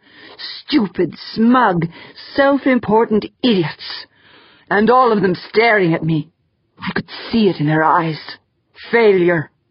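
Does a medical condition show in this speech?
No.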